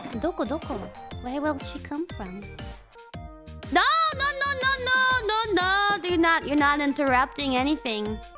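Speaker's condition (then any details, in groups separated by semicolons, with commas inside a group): No condition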